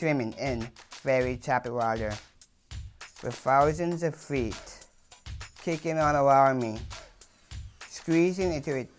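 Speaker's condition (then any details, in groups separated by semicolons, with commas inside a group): Down syndrome, trisomy 21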